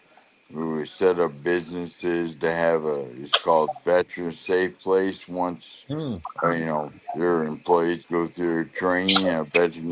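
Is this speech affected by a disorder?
Yes: lou Gehrig's disease (ALS).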